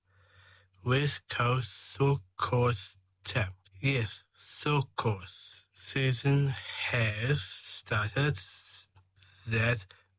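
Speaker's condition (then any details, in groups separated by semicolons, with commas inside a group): Down syndrome; 21 years old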